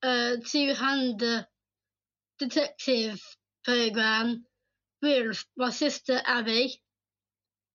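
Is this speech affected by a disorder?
Yes: Down syndrome.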